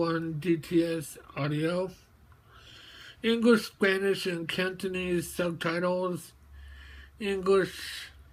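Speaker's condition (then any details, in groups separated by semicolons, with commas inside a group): Mobius syndrome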